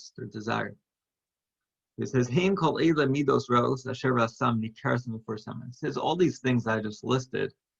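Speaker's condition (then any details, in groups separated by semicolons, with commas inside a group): No condition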